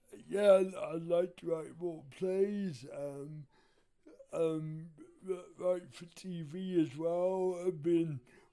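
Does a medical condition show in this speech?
Yes: cerebral palsy; wheelchair user.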